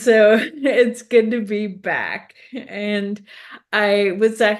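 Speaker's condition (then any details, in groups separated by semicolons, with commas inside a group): ALS; progressive neurological disease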